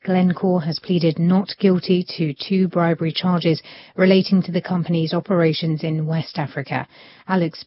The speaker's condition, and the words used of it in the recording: None; typical speech.